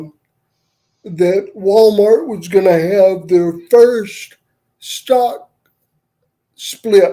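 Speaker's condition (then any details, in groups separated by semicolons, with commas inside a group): Cerebral palsy; uses wheelchair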